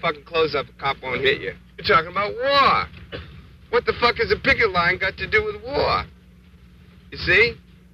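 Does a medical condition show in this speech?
No.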